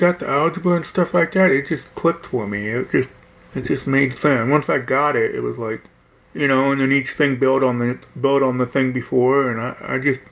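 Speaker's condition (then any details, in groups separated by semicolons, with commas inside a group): Hearing loss; barely any prior right-ear hearing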